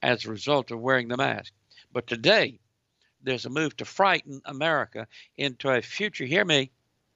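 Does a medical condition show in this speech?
No.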